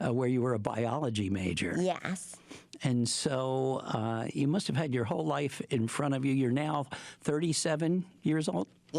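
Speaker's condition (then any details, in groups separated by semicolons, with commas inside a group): No condition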